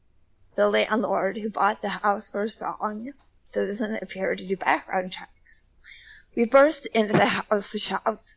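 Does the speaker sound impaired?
Yes: spasmodic dysphonia; part of dystonia throughout body, onset as teenager in drama club, diagnosed in college, past Botox injections into vocal cords; voice cracking, may sound nervous, injections caused muteness for a month then very soft voice.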